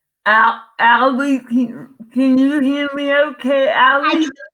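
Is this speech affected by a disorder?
Yes: cerebral palsy; from birth.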